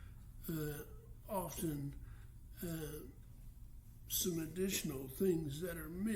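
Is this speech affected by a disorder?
Yes: Parkinson's disease; stage 3.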